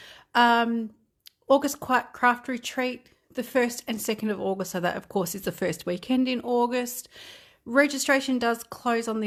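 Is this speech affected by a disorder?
No.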